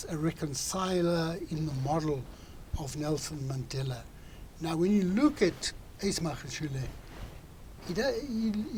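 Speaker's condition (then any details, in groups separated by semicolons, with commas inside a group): No condition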